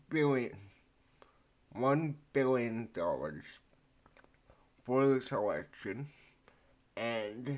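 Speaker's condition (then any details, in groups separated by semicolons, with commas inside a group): Cerebral palsy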